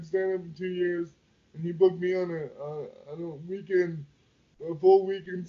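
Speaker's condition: Quadriplegic cerebral palsy; most of body affected

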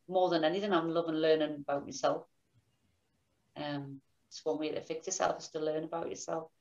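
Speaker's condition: No condition

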